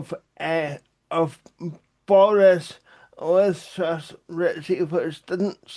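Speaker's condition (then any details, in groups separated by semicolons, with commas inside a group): Cerebral palsy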